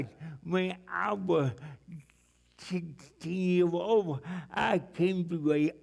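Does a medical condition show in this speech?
Yes: cerebral palsy.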